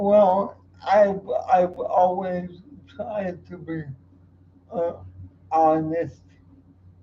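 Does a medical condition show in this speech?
Yes: cerebral palsy; uses wheelchair.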